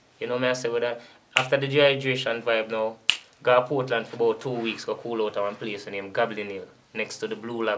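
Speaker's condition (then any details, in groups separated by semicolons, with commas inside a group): No condition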